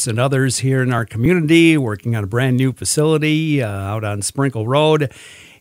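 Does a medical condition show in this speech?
No.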